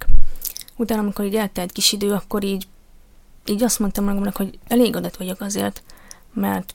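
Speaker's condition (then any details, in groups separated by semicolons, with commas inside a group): Deafness; cochlear implant 2.5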